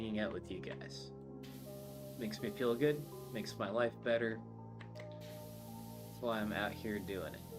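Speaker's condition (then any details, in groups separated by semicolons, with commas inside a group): No condition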